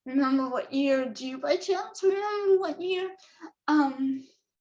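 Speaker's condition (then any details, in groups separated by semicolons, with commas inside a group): Cerebral palsy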